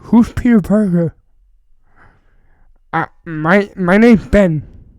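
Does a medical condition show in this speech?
Yes: cerebral palsy.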